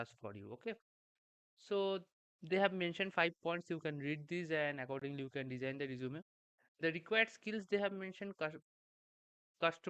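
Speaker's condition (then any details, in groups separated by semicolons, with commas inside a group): No condition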